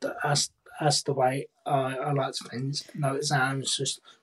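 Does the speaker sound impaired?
Yes: cerebral palsy, profound hearing loss; born three months premature, boccia class BC5 formerly BC2; speaks clearly and well, no longer signs, most BSL forgotten; speaks clearly despite deafness, BSL first language, primary school speech and language therapy.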